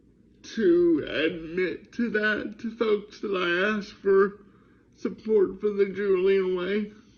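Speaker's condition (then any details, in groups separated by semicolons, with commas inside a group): Cerebral palsy; speaks slower at times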